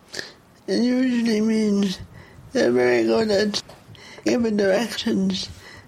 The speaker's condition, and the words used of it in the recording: Cerebral palsy. To repeat it, or you realise they don't know, or you realise you're not getting through because of your speech impediment.